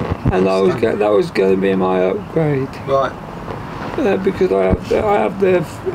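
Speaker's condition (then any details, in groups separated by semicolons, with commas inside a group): Motor neurone disease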